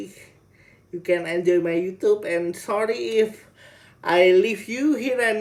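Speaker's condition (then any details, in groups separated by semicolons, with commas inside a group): Cerebral palsy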